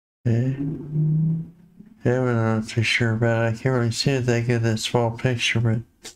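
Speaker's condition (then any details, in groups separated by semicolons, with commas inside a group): Parkinson's disease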